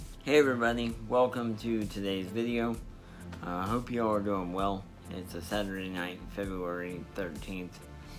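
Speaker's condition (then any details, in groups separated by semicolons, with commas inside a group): Spastic diplegia cerebral palsy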